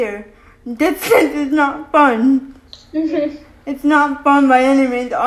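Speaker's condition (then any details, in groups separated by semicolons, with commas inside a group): Cerebral palsy; can speak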